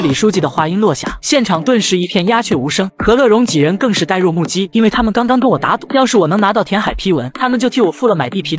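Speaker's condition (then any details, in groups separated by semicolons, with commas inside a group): No condition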